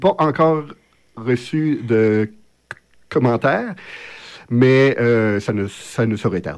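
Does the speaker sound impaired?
Yes: stuttering; lifelong stuttering, genetic component stated, psychological and physiological wall to cross each time to speak; often unable to get words out when speaking; here prolonged sounds.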